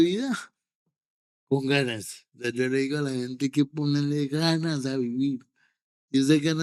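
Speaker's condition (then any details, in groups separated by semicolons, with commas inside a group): Cerebral palsy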